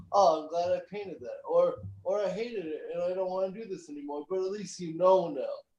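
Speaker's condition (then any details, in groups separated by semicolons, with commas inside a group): Cerebral palsy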